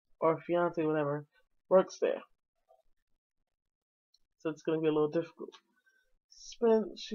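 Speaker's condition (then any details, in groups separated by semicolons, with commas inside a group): No condition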